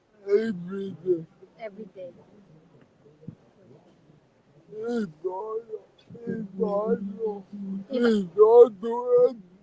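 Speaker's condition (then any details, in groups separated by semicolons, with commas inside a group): Severe cerebral palsy; severe, types with toes, past surgery; more pain since surgery, fatigue; speech hard to understand, wife interprets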